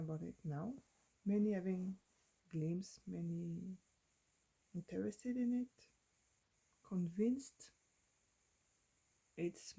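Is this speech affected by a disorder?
No.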